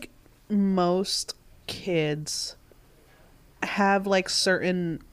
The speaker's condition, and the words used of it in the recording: Stuttering. Oh man, I've been like, stuttering a lot.